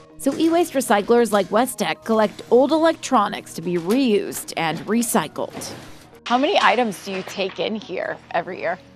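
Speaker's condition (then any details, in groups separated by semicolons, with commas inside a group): No condition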